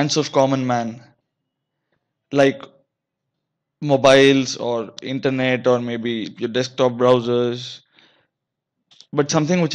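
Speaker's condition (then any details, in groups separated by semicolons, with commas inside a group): No condition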